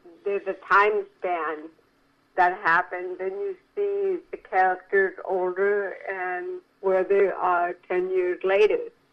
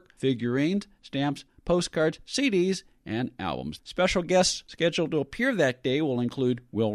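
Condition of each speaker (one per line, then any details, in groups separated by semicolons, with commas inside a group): Cerebral palsy; from birth; recent surgery, in physical therapy rehab
No condition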